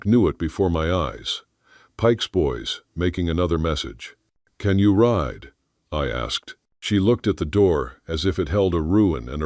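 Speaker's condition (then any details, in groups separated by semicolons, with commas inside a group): No condition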